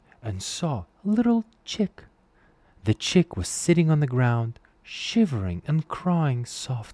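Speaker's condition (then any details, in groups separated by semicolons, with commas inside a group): No condition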